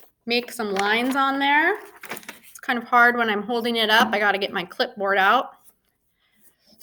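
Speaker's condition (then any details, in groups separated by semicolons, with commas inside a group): No condition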